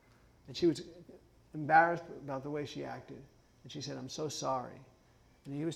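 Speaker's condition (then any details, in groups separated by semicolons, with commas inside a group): Parkinson's; speech therapy judged unnecessary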